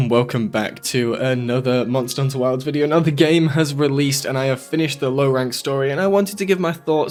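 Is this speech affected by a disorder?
No.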